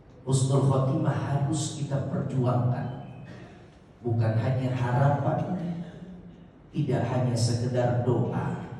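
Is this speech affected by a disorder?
No.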